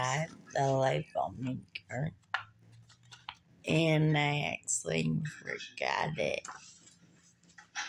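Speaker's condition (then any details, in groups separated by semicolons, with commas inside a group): Muscular dystrophy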